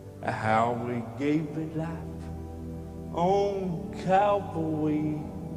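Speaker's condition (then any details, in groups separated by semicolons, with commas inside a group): Cerebral palsy; speech hard to understand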